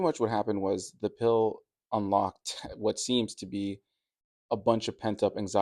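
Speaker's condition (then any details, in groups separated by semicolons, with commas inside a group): No condition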